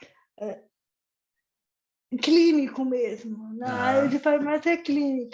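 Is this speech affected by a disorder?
Yes: cerebral palsy.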